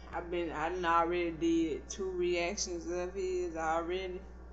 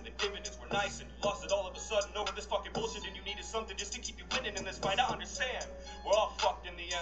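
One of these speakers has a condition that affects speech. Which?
The first: cerebral palsy; not paralyzed, can stand.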